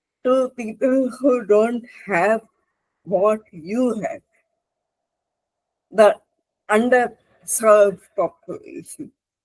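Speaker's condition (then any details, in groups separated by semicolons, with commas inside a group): Cerebral palsy; spastic left hand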